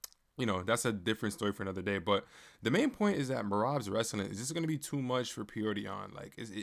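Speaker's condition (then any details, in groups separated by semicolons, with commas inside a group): No condition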